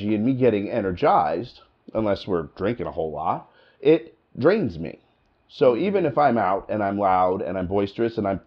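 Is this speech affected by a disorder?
No.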